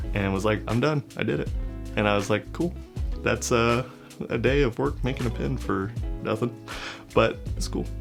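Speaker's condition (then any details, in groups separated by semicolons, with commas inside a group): No condition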